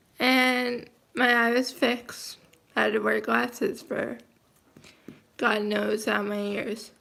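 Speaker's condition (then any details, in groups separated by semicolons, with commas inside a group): Cerebral palsy, mild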